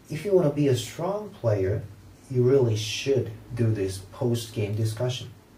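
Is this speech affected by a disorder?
No.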